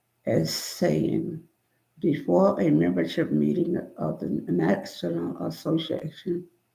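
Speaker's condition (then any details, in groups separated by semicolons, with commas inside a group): Spinal neurosarcoidosis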